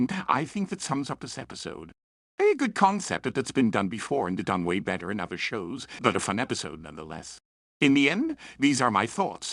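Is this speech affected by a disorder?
No.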